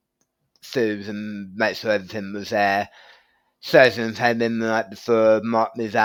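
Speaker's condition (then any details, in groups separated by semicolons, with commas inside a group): Tongue cancer surgery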